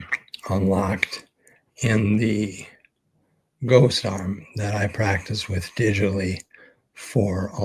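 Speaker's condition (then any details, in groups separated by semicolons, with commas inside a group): ALS; expects to lose voice very soon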